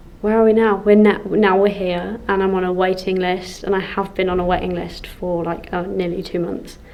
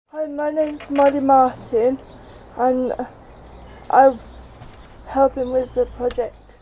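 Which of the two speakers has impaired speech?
The second: cerebral palsy; affects legs, mild scoliosis.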